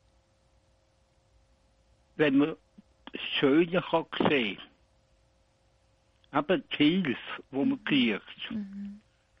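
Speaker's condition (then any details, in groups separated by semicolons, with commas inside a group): Oral cavity cancer, partial glossectomy; oral cavity cancer diagnosed 2 years ago at about 56, half of tongue removed, neck opened surgically, tracheotomy; torn diaphragm, cannot breathe properly, not expected to improve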